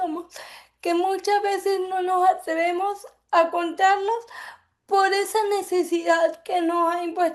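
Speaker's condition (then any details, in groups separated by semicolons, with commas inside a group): Cerebral palsy; from birth; affects speech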